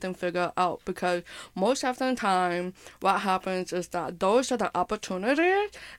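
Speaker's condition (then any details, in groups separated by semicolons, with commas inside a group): Hearing impairment with speech impairment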